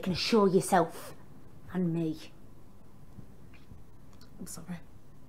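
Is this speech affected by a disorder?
No.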